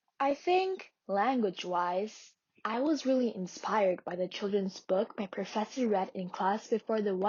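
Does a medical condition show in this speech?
No.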